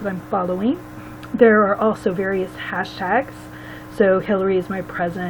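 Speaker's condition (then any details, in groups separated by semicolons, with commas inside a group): No condition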